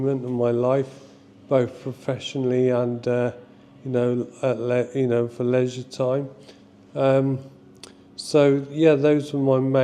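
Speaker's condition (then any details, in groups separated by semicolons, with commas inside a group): Motor neurone disease (ALS)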